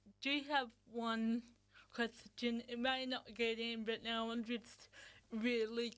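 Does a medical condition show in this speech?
Yes: cerebral palsy; cerebral palsy present from birth.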